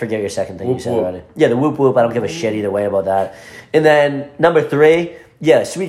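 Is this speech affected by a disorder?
No.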